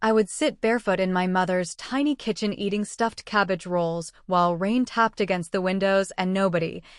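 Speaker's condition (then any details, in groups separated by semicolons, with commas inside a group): No condition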